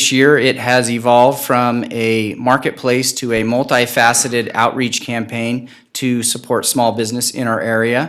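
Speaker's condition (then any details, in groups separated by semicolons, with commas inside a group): No condition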